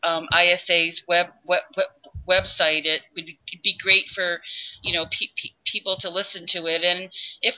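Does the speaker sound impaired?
Yes: stuttering; attends self-help group meetings for people who stutter; formerly avoided speaking situations, speechless at first self-help group meeting, said name and stutter by fourth or fifth; here repeated sounds.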